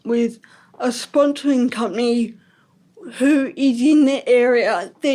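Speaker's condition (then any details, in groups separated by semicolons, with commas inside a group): Ataxic cerebral palsy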